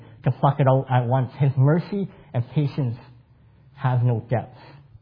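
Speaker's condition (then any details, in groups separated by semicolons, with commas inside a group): Cleft palate; congenital cleft palate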